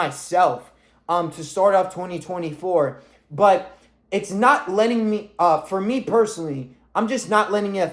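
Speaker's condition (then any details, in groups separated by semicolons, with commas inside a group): No condition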